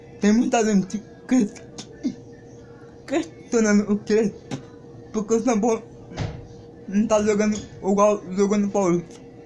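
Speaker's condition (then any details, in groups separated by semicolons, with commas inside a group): Cerebral palsy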